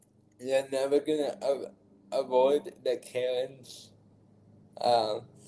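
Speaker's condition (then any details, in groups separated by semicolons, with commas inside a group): Cerebral palsy; diagnosed after cardiac arrest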